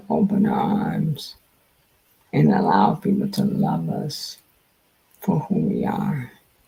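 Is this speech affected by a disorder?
Yes: multiple sclerosis.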